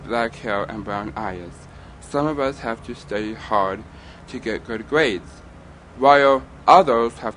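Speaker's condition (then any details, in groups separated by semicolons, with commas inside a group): Down syndrome; young adult man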